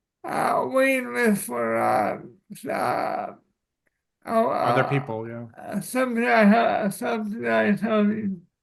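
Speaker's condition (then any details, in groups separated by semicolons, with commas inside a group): Cerebral palsy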